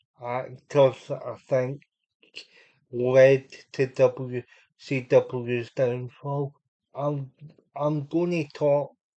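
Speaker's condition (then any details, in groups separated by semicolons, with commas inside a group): Cerebral palsy; unable to walk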